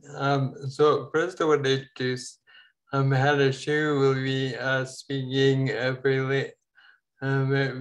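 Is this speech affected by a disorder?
Yes: ataxia; falls.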